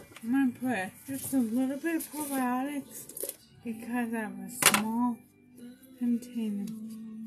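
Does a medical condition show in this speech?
Yes: brain injury.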